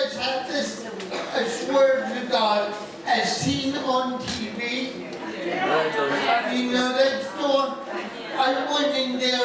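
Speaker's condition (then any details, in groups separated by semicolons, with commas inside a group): Cerebral palsy; since birth, born not breathing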